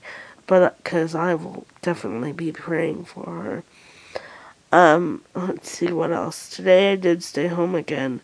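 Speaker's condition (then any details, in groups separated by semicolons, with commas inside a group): Cerebral palsy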